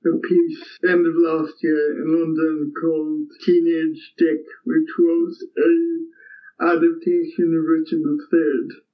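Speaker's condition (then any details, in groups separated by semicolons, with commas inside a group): Cerebral palsy; affects walking and balance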